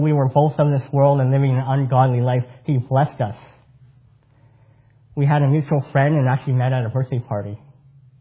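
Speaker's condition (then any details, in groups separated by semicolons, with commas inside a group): Cleft palate; congenital cleft palate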